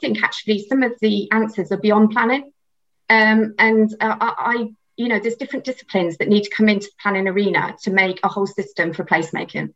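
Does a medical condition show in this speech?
No.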